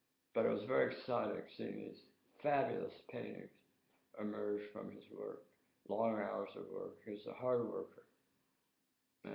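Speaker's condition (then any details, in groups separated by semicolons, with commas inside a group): Tongue cancer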